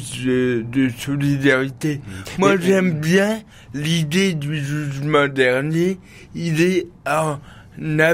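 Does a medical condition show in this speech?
Yes: cerebral palsy.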